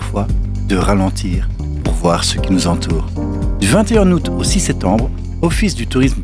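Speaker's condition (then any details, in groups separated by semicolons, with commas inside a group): No condition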